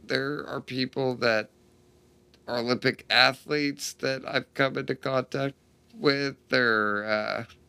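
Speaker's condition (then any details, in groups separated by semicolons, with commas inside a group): Duchenne muscular dystrophy; wheelchair since age 12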